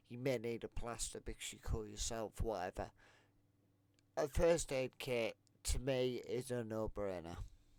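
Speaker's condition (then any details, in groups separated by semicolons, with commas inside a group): Multiple sclerosis; affects legs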